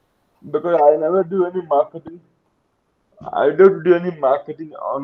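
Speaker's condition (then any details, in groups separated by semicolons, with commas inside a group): Cerebral palsy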